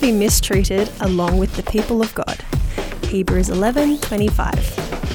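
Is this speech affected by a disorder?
No.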